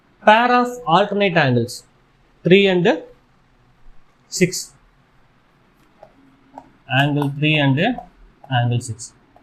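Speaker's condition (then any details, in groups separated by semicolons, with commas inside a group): No condition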